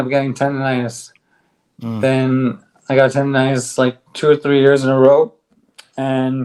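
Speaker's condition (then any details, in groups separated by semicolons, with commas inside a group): ALS; on drug, stronger bite, speaks better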